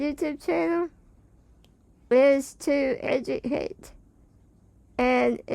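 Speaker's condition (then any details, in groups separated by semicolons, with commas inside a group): Spinal muscular atrophy type 2; able to speak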